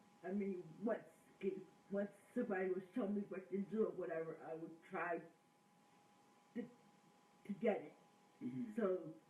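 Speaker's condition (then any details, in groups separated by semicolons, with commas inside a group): Cerebral palsy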